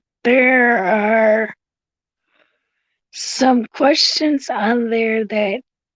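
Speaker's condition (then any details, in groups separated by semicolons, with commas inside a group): Cerebral palsy; since birth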